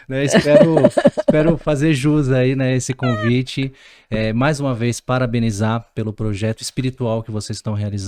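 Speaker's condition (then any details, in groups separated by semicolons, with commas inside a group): No condition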